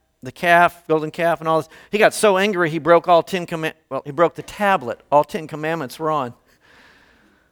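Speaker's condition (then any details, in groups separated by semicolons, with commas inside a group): No condition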